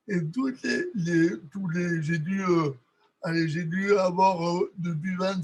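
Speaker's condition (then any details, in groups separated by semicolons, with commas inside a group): Cerebral palsy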